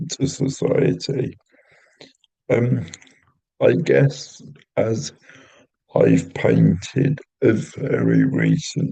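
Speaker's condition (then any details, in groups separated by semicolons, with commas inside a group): Cerebral palsy; intrathecal baclofen pump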